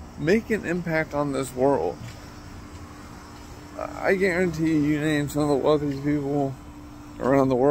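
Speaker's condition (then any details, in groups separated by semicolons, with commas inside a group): Traumatic brain injury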